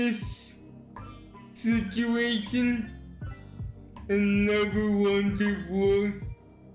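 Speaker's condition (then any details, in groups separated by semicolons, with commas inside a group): Cerebral palsy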